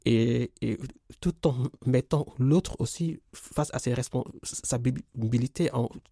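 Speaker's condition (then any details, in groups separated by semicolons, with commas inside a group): Stuttering; since childhood, stuttering family, untreated in Senegal, therapy in France stopped after months, later 5-6 years; stuttering still present, accepted and assumed; repeated sounds, prolonged sounds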